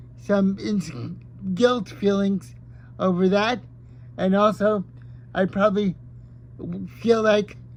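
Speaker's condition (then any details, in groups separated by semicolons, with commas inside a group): Cerebral palsy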